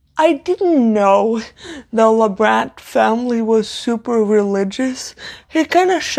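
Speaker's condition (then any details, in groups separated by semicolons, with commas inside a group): Cerebral palsy, severe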